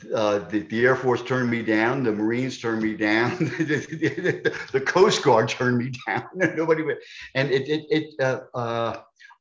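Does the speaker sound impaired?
Yes: stuttering; since childhood, uncle also stuttered, made to speak with marbles in mouth as child; 90% of speech stuttered into 20s, avoided speaking in class due to mockery; here repeated sounds, repeated words.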